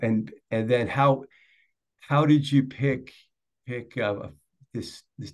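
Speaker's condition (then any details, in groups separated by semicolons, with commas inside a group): Stuttering; long history of stuttering, spent life trying not to stutter, manages with positive visualization and focusing on content; not yet accepting of open stuttering; expects to stutter when focusing on it, may stutter unnoticed when engaged in conversation; repeated words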